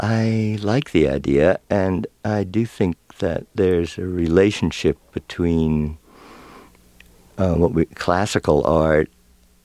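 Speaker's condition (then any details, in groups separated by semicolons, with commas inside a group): No condition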